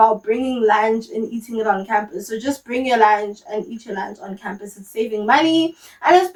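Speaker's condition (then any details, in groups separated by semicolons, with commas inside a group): No condition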